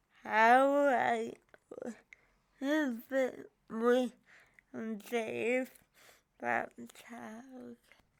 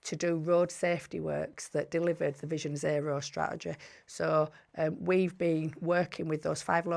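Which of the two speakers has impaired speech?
The first: cerebral palsy; from birth.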